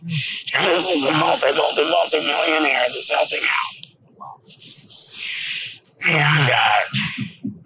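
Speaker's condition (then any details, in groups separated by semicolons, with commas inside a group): Laryngectomy; rattles esophagus like vocal cords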